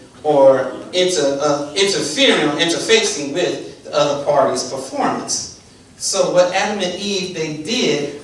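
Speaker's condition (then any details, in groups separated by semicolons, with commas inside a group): No condition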